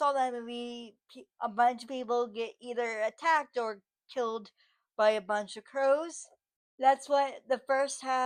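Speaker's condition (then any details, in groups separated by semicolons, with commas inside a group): Cerebral palsy, spastic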